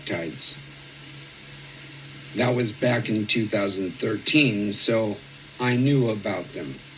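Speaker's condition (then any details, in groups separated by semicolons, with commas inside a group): ALS; symptoms about 2.5 years, not walking, progression paused, physical therapy; voice previously lost, now slightly scratchy, past breathing trouble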